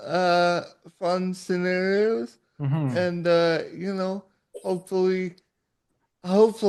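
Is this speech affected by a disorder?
Yes: cerebral palsy.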